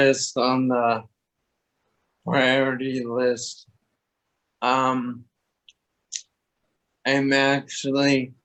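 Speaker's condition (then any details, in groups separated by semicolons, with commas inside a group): Toxic leukoencephalopathy, locked-in syndrome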